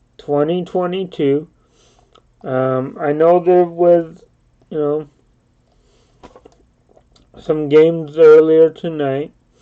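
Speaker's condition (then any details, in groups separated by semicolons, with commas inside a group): Cerebral palsy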